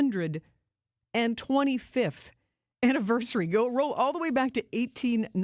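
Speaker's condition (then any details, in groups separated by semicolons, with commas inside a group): No condition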